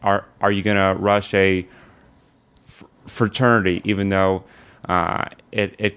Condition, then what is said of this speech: Stuttering. While stuttering can certainly impede my ability to get some words out perfectly